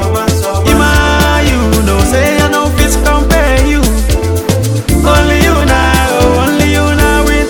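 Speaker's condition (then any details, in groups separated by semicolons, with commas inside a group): No condition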